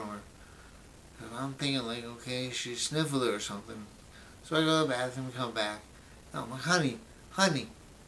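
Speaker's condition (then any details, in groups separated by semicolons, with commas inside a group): Brain injury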